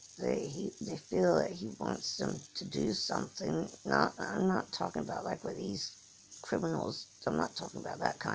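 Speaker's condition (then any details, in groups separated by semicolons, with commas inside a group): Cerebral palsy; from birth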